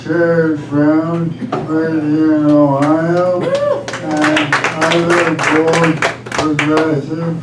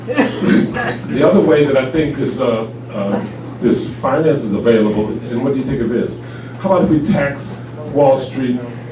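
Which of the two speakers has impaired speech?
The first: ALS.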